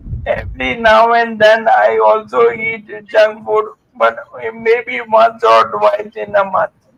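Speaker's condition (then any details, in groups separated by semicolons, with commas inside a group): Amyotrophic lateral sclerosis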